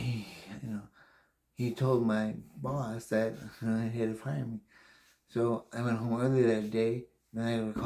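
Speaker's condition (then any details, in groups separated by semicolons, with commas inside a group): Brain injury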